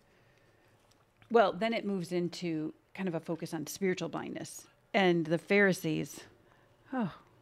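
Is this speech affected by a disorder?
No.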